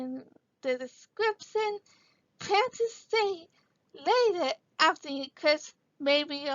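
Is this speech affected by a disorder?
Yes: cerebral palsy.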